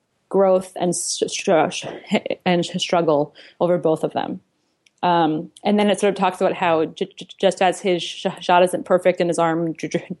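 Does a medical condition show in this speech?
Yes: stuttering; past therapy with fluency training, avoidance reduction, open easier stuttering, goal joyful effective communication; big blocks, stops and exhales during blocks, long repetitive stutters, often anticipates stutter before words; here repeated sounds, prolonged sounds.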